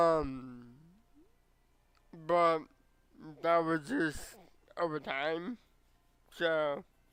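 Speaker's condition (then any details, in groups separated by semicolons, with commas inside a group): Cerebral palsy; affects legs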